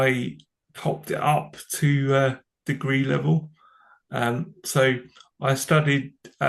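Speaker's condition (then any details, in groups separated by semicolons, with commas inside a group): Cerebral palsy; from birth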